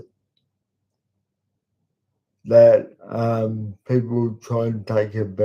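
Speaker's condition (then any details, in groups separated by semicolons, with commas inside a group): Cerebral palsy; talks slowly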